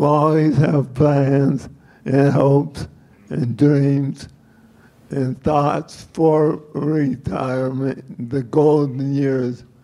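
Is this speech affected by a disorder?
Yes: Parkinsonism; slow steady physical decline; wobbles, shuffles, tends to fall over, frequent giggling and laughing; voice first affected, speaks poorly, hard to understand, giggling and laughing make understanding harder.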